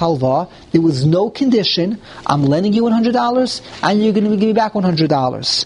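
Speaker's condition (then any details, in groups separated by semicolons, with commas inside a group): No condition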